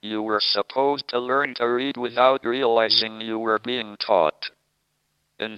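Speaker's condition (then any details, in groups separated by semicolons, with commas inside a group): Motor neurone disease, speech-generating device; speaks only through computerized voice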